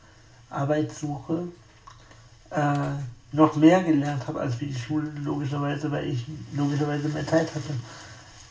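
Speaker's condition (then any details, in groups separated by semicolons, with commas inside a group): Spastic tetraparesis; wheelchair user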